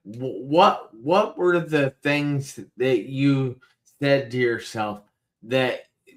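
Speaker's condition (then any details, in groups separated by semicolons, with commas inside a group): Traumatic brain injury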